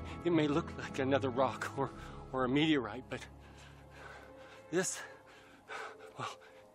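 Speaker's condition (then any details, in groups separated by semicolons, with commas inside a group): No condition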